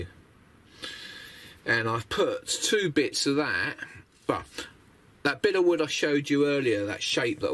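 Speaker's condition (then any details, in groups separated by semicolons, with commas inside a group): No condition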